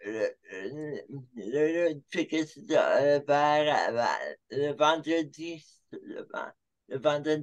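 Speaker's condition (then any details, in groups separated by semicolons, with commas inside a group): Cerebral palsy; from birth, spastic diplegia, affects motor skills and mobility; improved with age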